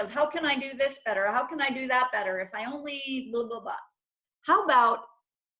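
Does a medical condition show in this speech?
No.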